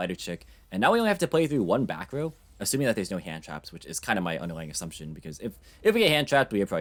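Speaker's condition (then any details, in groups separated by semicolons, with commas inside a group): No condition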